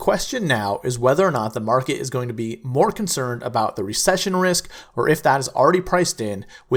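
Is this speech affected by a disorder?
No.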